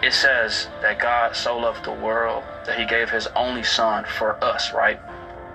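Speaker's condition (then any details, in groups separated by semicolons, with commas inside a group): No condition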